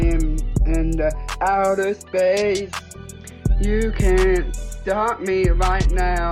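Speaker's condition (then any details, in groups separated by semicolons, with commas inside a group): Down syndrome; age 20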